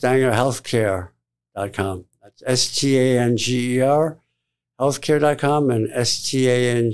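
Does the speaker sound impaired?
Yes: tongue cancer surgery; tongue (glossopharyngeal) cancer, tongue lesion found on biopsy, surgically excised; survivor after tongue surgery.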